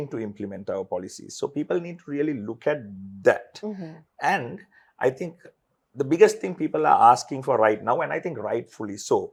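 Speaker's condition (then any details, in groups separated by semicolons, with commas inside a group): No condition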